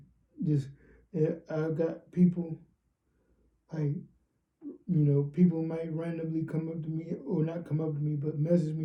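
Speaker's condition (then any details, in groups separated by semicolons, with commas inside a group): Cerebral palsy, spastic diplegia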